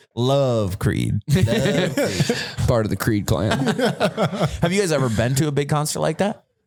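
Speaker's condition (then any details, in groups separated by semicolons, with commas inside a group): No condition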